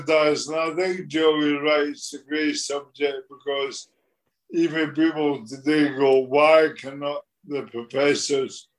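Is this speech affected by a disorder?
Yes: motor neurone disease; progressive, notably worse than a couple of years ago; hands and arms sometimes not working, bad fall about 4 months ago hitting badly.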